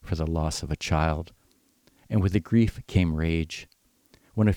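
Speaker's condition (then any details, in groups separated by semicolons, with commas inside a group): No condition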